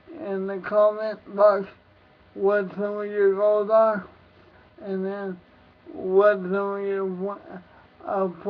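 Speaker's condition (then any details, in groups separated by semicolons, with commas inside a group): Cerebral palsy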